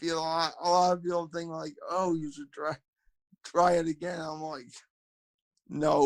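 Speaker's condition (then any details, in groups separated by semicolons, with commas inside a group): Cerebral palsy, spastic quadriplegia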